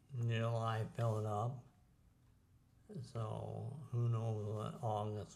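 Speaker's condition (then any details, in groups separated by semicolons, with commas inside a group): ALS; some speaking ability already lost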